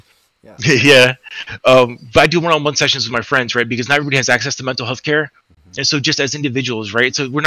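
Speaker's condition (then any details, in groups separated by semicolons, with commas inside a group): No condition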